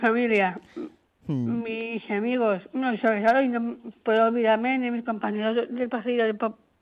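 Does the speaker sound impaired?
Yes: Down syndrome.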